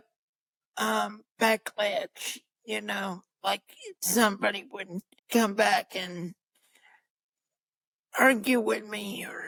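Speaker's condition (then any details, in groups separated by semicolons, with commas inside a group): Cerebral palsy; birth injury, left hand stronger than right; types with one hand, voice-activated texting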